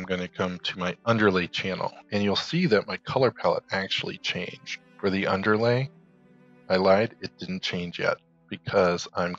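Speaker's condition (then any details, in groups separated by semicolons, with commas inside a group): No condition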